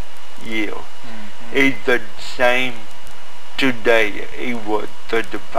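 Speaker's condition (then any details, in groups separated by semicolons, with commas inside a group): Cerebral palsy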